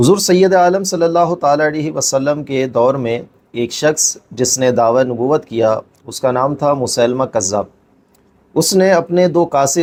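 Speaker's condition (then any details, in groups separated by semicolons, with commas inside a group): No condition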